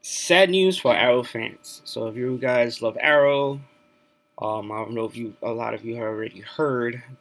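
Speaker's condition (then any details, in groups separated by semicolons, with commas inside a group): No condition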